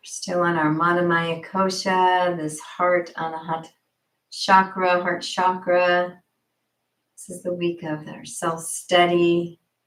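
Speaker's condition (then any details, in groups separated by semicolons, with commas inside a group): No condition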